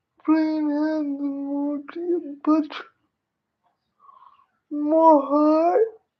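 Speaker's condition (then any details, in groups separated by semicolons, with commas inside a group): Cerebral palsy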